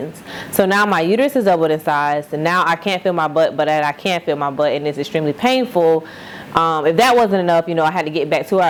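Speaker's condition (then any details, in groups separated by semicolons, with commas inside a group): No condition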